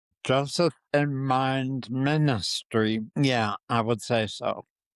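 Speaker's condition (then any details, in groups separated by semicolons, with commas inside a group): Parkinson's disease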